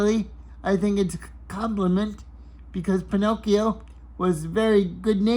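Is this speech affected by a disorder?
Yes: cerebral palsy.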